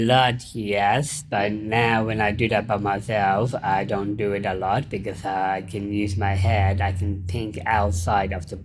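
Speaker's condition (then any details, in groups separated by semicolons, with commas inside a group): Down syndrome; intellectual disability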